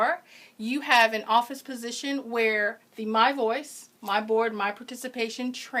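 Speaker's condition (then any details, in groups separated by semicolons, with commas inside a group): No condition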